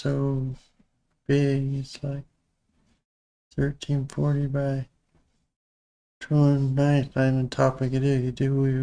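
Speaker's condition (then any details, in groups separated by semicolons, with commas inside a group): Parkinson's disease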